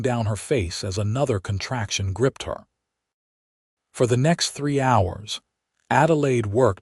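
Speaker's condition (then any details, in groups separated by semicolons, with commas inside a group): No condition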